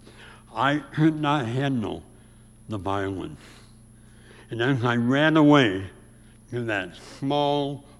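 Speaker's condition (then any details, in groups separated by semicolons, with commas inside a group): Severe speech impediment; from early childhood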